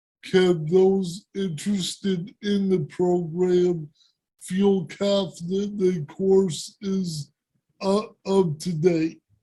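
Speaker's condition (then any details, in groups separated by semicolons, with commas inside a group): Cerebral palsy; speech impairment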